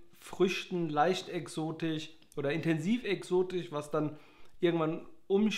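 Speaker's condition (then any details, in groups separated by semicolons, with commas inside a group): No condition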